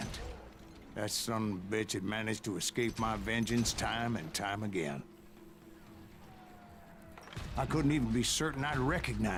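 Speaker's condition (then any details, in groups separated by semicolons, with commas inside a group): No condition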